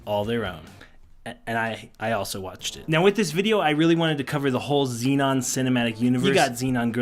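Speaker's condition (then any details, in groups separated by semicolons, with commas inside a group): No condition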